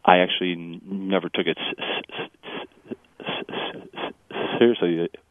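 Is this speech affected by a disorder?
Yes: stuttering; stuttering since early childhood, lifelong, past speech therapy, no speech therapy since about age 25 or 26; still stutters as adult, openly discloses stuttering, self-acceptance reduces anxiety; blocks, fluent using breathing and phrasing technique, fluent when singing or rapping, stress usually not worse; here repeated sounds, prolonged sounds, blocks.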